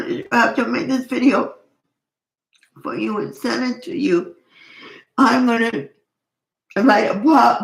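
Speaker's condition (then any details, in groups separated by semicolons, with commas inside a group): Cerebral palsy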